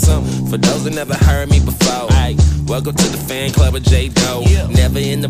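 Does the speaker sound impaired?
No.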